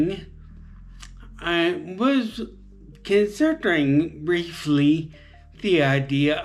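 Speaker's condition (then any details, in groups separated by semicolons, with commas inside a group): Traumatic brain injury; very debilitating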